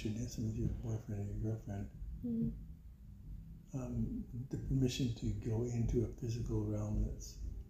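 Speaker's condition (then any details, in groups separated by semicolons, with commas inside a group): Parkinson's; voice weakened by Parkinson's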